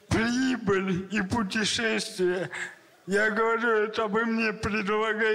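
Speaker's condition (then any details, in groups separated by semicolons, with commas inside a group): Cerebral palsy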